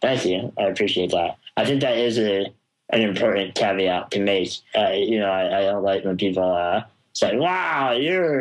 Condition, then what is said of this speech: Spinal muscular atrophy. So the first question is, I don't understand why I'm talking to a guy that sounds kind of mumbly.